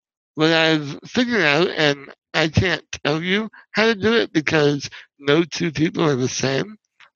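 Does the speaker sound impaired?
Yes: spinal muscular atrophy; wheelchair user.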